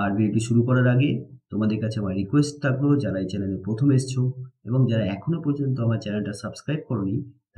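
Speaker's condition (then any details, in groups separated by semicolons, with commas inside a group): No condition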